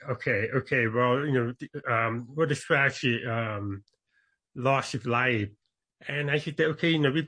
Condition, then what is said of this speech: Deafness. So I will do my best to be clear as possible.